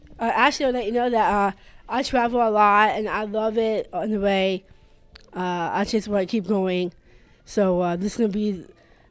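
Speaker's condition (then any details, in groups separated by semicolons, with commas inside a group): Down syndrome; present since birth, heart defect called mr, heart issues, visual impairment, legally blind; age 40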